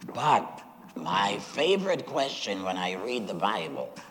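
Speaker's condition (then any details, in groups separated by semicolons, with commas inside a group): Laryngectomy after throat cancer, voice prosthesis; voice produced through throat prosthesis, likened to kazoo, altered tone of voice joked about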